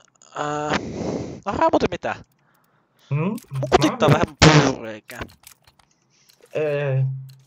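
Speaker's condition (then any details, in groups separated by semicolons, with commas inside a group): No condition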